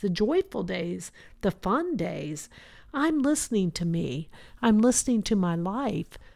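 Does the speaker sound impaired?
No.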